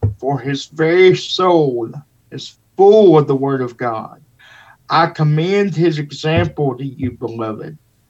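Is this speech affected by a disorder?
Yes: cerebral palsy; wheelchair user.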